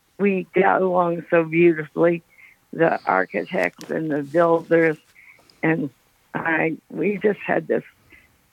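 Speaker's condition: Parkinson's; recent onset

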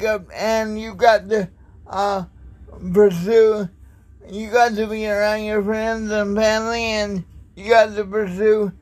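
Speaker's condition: Cerebral palsy

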